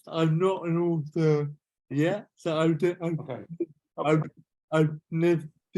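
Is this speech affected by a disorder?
Yes: cerebral palsy.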